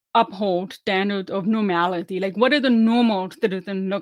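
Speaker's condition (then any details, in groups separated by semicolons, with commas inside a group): Deafness; about 25 years spent passing as hearing, relearned to speak; uses hearing aids and closed captioning, not fluent in sign language; speaks well per others, about 10 years of speech therapy, makes sense of auditory cues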